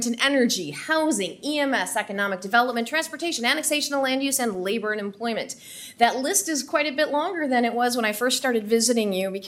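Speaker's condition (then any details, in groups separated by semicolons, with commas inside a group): No condition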